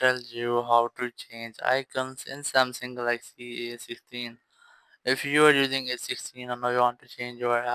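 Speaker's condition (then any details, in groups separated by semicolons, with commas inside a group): No condition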